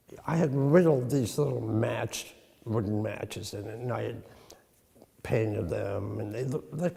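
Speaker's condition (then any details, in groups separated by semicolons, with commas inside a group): Tongue cancer; treated in the past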